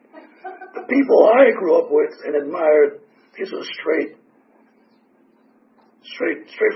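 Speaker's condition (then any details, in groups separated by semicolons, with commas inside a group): Tracheotomy; tracheotomy for 4 years, 8 surgeries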